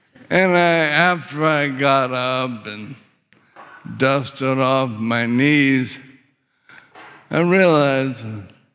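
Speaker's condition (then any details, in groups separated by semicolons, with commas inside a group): ALS; muscles falling apart throughout body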